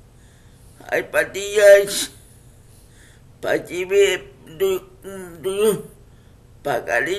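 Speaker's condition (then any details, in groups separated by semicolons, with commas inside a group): Cerebral palsy; speech affected by cerebral palsy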